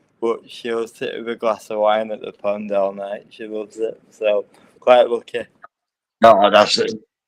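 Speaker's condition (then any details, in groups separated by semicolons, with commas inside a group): Cerebral palsy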